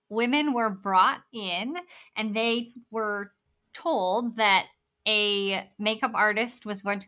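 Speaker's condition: Bilateral cleft lip and palate; congenital

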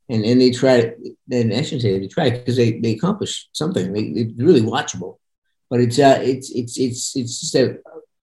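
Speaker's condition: Parkinson's; progressive brain disease, diagnosed in early adulthood, incomplete facial control, passive stone face; takes pills that make symptoms go away; voice sometimes monotone

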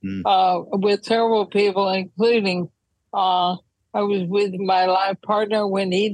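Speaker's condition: ALS; wheelchair use when traveling

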